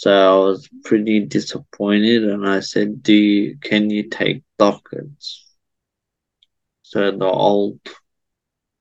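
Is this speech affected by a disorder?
Yes: cerebral palsy.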